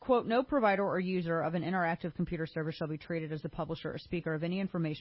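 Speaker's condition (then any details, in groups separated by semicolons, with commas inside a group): No condition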